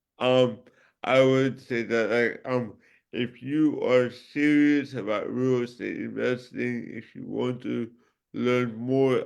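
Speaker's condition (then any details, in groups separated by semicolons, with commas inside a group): Cerebral palsy; from birth; voice sounds different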